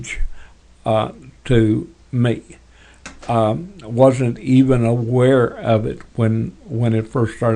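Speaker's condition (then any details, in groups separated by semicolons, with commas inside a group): Parkinson's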